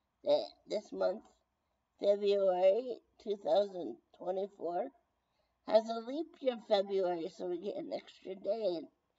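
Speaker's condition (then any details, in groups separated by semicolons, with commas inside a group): Brain injury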